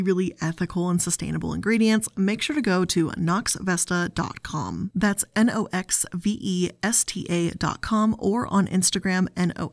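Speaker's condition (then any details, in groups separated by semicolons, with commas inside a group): No condition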